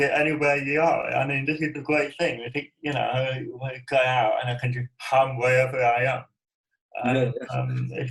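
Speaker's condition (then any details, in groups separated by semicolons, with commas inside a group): Cerebral palsy; from birth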